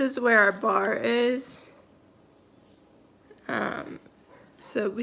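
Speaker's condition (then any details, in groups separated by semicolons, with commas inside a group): Cerebral palsy, mild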